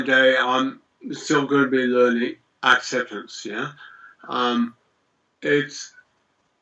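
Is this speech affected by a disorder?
Yes: multiple sclerosis; lost ability to play instruments, uses wheelchair, HSCT with chemotherapy.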